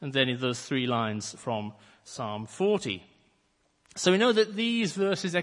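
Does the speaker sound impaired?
No.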